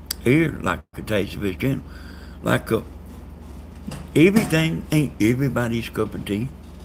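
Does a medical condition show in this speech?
Yes: brain bleed.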